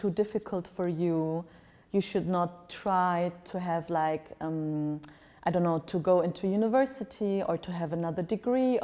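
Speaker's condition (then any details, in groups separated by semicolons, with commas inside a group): No condition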